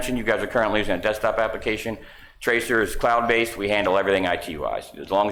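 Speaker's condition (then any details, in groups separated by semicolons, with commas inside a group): No condition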